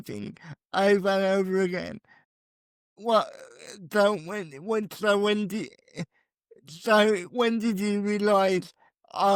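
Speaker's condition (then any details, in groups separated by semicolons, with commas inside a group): Cerebral palsy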